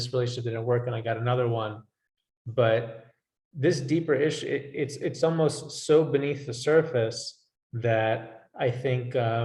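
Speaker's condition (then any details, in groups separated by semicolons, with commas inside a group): No condition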